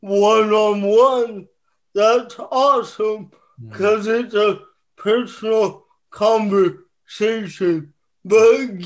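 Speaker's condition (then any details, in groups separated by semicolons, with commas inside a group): Cerebral palsy; therapy became weight training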